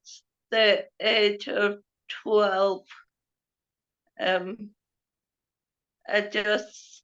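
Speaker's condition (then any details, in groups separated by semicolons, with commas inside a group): Cerebral palsy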